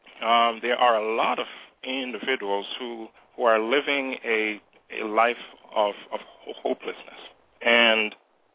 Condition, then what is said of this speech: Stuttering. And in realizing that, I studied the technique in singing and tried to implement those techniques in talking.